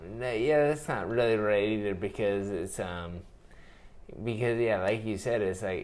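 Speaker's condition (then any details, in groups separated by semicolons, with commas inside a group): Traumatic brain injury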